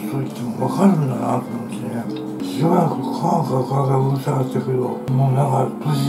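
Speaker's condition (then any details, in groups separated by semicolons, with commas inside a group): Tongue cancer, partial glossectomy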